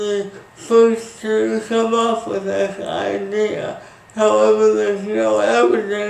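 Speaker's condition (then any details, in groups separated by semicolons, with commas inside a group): Speech impairment after birth surgery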